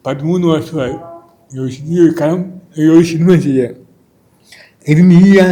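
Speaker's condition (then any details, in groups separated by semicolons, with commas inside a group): Cerebral palsy; from birth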